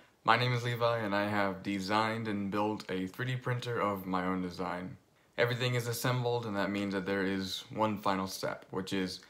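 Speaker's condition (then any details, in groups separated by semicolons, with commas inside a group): No condition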